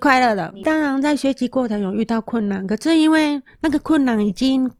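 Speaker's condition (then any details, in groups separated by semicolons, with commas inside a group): Moderate-to-severe hearing loss; wears hearing aids, car accident with seven days bedridden, rehabilitation to dance again; hearing aid taken off during recording and held to microphone, then only sees lips moving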